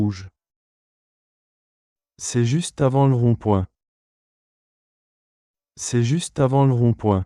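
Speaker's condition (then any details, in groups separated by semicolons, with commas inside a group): No condition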